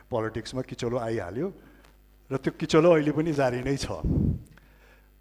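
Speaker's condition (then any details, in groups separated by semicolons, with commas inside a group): No condition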